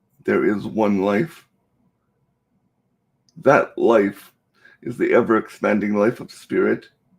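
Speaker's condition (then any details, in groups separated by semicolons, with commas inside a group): Cerebral palsy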